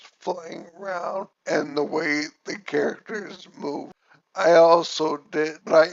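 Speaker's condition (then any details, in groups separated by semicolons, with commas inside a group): Cerebellar ataxia from brain tumour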